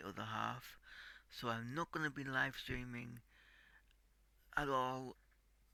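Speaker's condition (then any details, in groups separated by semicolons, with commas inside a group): Cerebral palsy; tight muscles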